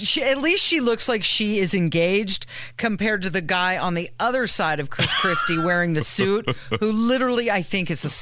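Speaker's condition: No condition

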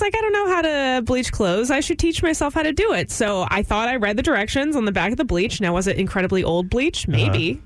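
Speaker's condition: No condition

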